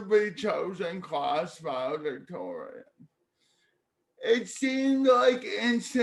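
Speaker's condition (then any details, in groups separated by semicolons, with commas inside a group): Cerebral palsy; speech therapy in childhood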